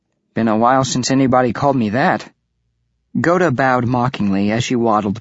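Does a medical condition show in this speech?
No.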